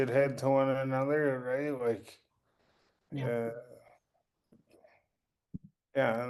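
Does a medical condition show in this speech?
Yes: cerebral palsy.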